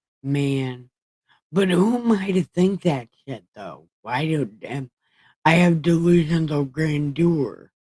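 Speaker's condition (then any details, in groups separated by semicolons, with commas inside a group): Brain injury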